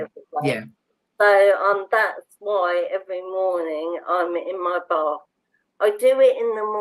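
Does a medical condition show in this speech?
Yes: motor neurone disease; bulbar onset.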